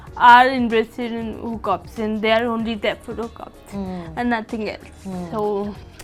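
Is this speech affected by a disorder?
Yes: cerebral palsy.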